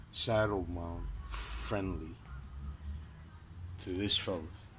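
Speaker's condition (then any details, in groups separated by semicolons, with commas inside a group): No condition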